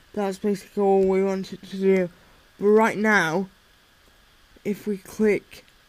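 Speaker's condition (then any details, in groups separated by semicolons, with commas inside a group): Cerebral palsy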